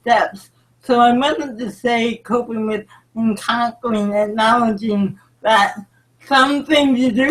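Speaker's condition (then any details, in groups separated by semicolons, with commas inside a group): Cerebral palsy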